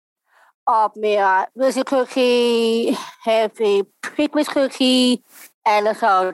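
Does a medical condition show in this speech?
Yes: Down syndrome; congenital.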